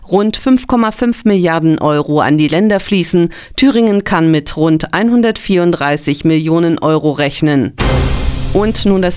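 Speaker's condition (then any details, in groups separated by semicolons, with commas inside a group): No condition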